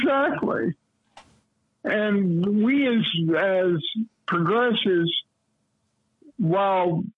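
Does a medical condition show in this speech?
Yes: cerebral palsy; lifelong.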